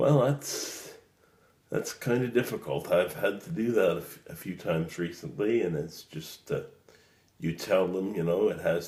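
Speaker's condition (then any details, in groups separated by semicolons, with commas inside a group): Cerebral palsy; fine motor problems, uses crutches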